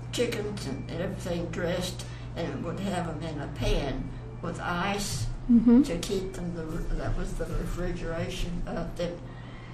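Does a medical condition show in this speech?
Yes: Parkinson's; long-standing, onset many years earlier; finishing speech therapy; swallowing affected, low volume, mumbling.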